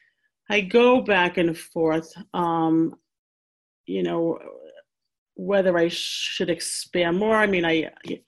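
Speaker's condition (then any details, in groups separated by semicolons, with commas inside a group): Stuttering; person who stutters, personal experience of stuttering, involved in support groups for adults who stutter; earlier felt speech not fluent enough to specialize in stuttering therapy; prolonged sounds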